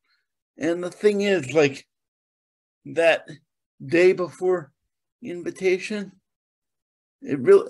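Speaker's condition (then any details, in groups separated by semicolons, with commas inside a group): Cerebral palsy; mainly lower limbs affected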